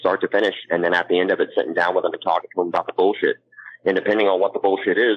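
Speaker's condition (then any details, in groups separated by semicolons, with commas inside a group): Cleft palate; congenital cleft palate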